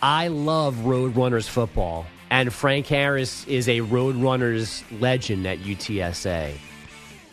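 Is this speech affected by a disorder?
No.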